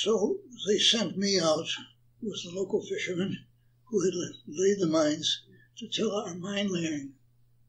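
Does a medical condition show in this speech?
Yes: Parkinson's.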